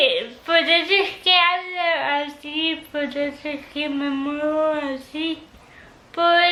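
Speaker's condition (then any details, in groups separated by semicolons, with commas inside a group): Cerebral palsy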